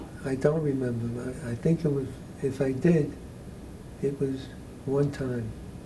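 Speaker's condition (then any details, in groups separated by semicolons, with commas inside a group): Parkinson's disease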